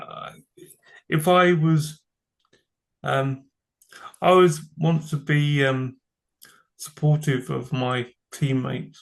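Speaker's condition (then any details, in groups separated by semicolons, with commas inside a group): Cerebral palsy; from birth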